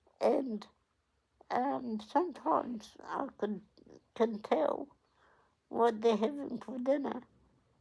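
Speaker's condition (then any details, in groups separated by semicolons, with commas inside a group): Cerebral palsy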